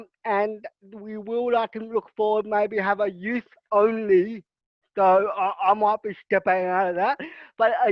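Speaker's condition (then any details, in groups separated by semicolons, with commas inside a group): Cerebral palsy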